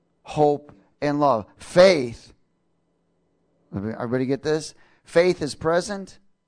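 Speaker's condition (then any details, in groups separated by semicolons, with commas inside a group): No condition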